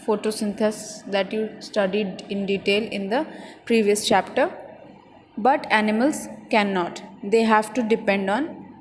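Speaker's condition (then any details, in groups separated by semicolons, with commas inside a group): No condition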